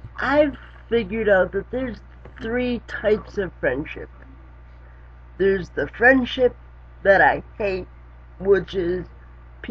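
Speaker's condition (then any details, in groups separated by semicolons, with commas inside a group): Cerebral palsy; lifelong, wheelchair user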